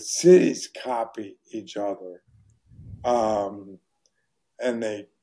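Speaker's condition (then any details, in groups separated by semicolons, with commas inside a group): ALS; voice very hoarse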